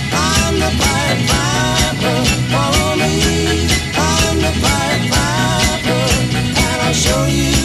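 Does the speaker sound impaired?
No.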